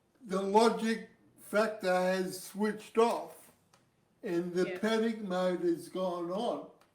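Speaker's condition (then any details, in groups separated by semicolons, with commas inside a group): Cerebral palsy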